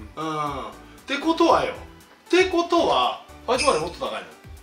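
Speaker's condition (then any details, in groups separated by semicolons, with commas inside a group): No condition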